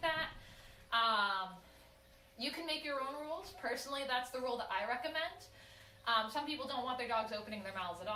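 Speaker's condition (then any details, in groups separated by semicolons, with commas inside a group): No condition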